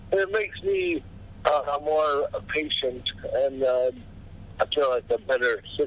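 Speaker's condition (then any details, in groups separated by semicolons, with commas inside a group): Cerebral palsy; body deteriorating with age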